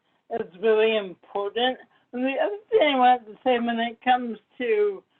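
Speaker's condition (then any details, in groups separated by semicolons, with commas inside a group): Cerebral palsy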